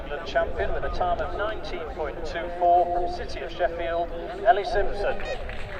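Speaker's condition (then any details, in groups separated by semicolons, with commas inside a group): No condition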